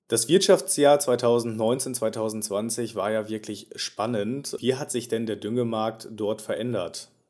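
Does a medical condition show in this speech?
No.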